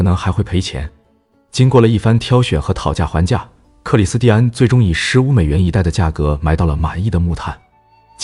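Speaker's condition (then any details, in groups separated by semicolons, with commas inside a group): No condition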